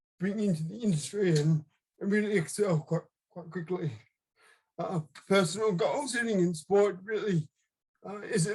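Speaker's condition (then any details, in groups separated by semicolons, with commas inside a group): Cerebral palsy; left-sided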